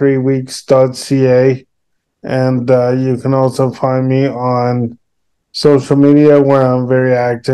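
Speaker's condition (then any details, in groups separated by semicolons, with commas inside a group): Cerebral palsy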